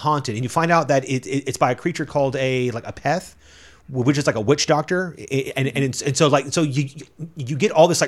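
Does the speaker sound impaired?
Yes: stutter; described by himself as everywhere; here repeated sounds, repeated words.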